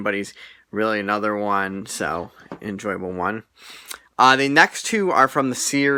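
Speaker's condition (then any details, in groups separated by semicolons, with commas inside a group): No condition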